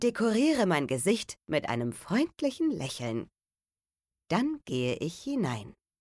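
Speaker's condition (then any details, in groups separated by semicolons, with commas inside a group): No condition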